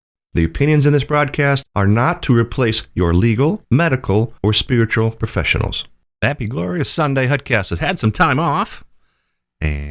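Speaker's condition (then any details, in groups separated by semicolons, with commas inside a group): No condition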